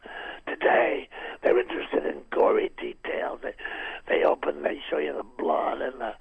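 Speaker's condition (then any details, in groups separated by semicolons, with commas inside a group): Throat cancer, vocal cord removed, partial laryngectomy, right vocal cord removed; years after laryngeal surgery, talking does not hurt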